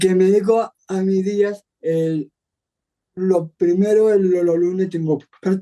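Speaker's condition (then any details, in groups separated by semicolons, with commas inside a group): Down syndrome; Down syndrome from birth, genetic; attending speech therapy (logopedia) with Sara, prevocational training at association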